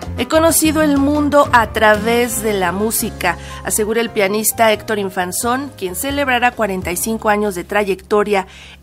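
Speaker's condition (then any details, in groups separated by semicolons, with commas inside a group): No condition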